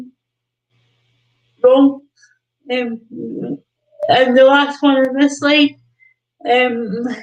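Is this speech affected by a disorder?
Yes: cerebral palsy.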